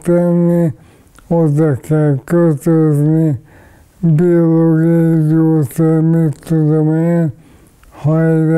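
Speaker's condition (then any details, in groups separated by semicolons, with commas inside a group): ALS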